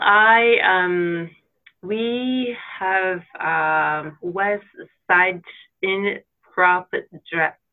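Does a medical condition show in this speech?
Yes: aphasia after stroke; aphasia from stroke 4 years ago; 4 years since stroke, past speech therapy with speech therapist Jennifer Kurtz; could not talk at all first week, talking restored by therapist Jennifer Kurtz.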